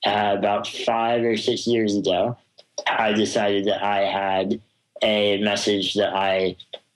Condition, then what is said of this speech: Spinal muscular atrophy. It affects every muscle in my body from my legs to my arms to my jaw and my tongue, which obviously affects my ability to talk